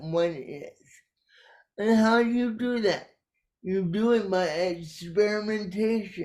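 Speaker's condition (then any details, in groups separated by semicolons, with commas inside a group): Cerebral palsy; caused by brainstem aneurysm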